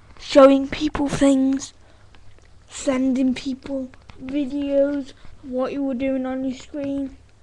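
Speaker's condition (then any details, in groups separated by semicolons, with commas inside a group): Cerebral palsy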